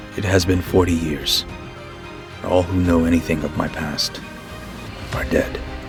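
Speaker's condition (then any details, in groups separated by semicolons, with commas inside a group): No condition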